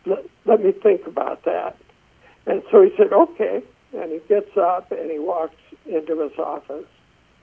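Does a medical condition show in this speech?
Yes: essential tremor.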